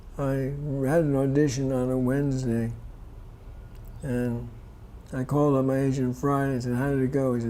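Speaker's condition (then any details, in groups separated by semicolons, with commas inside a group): Parkinson's disease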